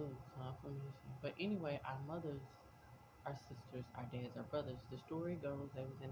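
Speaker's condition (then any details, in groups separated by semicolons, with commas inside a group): No condition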